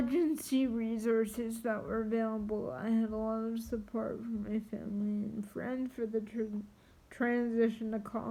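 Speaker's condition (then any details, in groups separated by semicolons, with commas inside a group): Triplegic cerebral palsy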